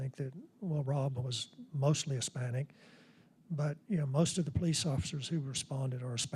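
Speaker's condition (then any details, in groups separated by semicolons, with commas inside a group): No condition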